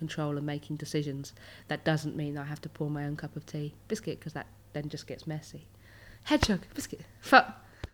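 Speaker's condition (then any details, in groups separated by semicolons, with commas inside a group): Tourette's; different support worker every day, tics impact stressful work situations; frequent vocal tic interjections during speech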